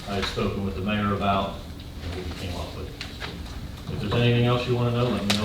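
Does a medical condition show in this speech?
No.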